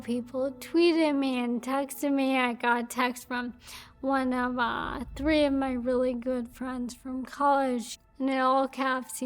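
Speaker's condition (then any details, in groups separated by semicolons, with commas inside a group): ALS; voice weakening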